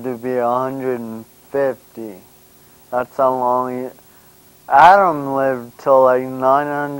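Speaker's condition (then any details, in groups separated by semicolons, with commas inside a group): Brain injury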